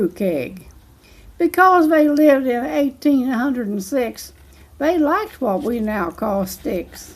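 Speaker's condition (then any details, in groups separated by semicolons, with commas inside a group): No condition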